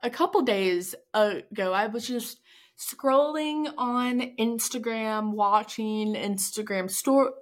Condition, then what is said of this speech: Stuttering. Now, as I've gotten a bit older, it comes out a bit more than I actually like, but it is fine.